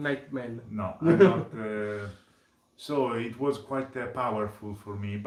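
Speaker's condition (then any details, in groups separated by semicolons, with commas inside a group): No condition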